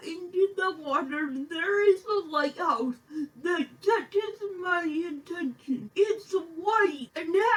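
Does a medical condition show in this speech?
Yes: physical speech impairment.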